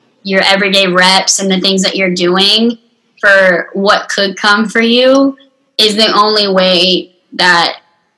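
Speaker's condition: Unilateral cleft lip and palate, severe

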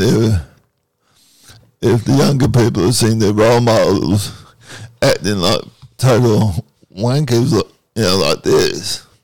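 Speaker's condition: Cerebral palsy

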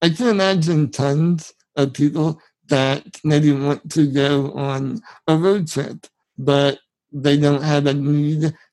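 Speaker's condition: Spinal muscular atrophy; present from birth

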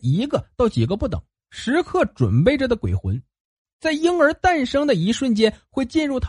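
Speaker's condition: No condition

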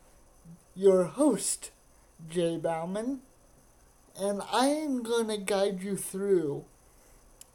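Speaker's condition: Cerebral palsy; unable to walk

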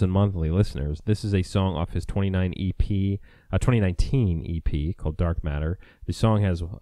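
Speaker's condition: No condition

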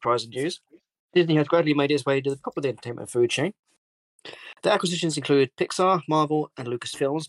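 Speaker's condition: No condition

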